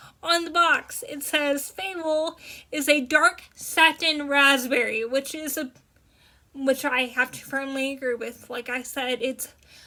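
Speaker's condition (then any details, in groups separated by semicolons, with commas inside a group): Cerebral palsy, spastic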